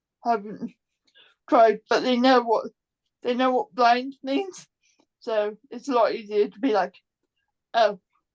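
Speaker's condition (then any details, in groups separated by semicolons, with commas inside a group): Cerebral palsy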